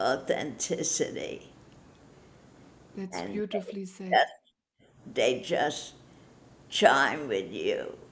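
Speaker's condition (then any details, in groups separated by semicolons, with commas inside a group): Parkinson's disease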